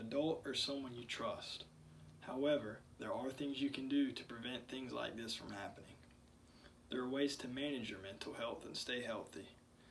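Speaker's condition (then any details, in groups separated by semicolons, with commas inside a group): No condition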